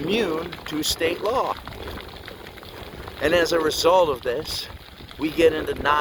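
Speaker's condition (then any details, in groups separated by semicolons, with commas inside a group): No condition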